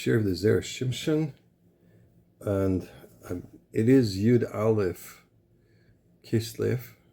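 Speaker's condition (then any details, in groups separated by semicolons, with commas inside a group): No condition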